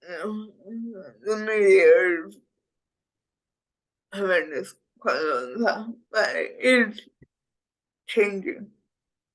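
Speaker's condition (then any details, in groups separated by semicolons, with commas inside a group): Cerebral palsy; speech impediment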